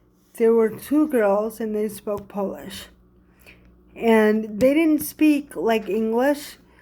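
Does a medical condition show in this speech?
Yes: cerebral palsy.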